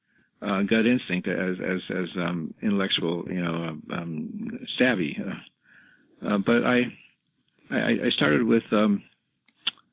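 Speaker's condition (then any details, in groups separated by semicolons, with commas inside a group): Parkinson's disease; rigidity-predominant form, never had tremors, gait mainly affected, diagnosed by neurologist, confirmed by drug response; 11 years into illness, ability to walk almost gone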